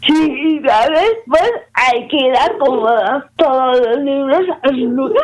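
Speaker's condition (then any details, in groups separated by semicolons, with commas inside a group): Cerebral palsy; premature, negligent right knee tumor surgery cut tendons, only crawled at 18 months, diagnosed age 18-19; some difficulty speaking, still able to speak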